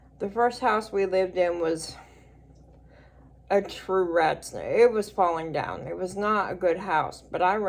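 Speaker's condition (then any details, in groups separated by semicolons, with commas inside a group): Cerebral palsy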